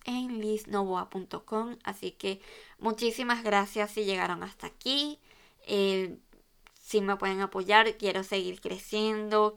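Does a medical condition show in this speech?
Yes: cleft lip and palate; two operations.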